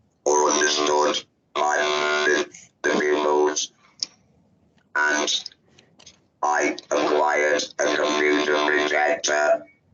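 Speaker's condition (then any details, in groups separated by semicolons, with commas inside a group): Laryngectomy; laryngectomy for larynx cancer, neck breather; over a decade since laryngectomy; laryngectomy voice, breathes through neck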